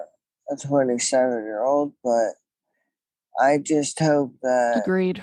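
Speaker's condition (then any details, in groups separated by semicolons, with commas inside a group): Traumatic brain injury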